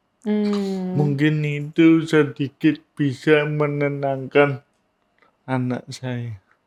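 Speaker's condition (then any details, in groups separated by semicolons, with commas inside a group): Cerebral palsy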